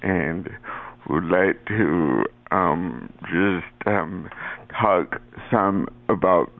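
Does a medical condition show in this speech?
Yes: cerebral palsy.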